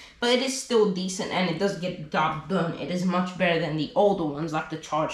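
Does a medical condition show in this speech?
No.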